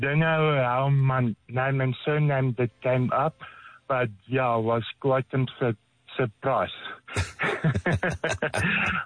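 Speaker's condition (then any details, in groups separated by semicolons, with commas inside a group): Stutter; stutters a lot, cannot always answer phone or speak properly to suppliers; prolonged sounds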